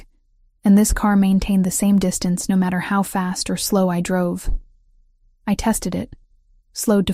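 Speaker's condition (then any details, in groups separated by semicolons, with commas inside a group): No condition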